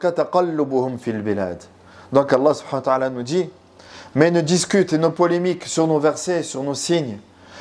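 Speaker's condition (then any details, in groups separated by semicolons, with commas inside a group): No condition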